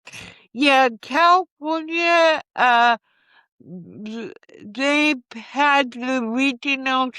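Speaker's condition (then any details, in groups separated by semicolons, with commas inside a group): Cerebral palsy; from birth; 57 years, unable to walk about 10 years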